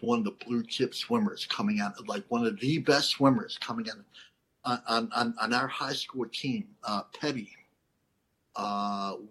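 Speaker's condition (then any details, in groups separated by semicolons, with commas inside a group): Cleft lip and palate; lisp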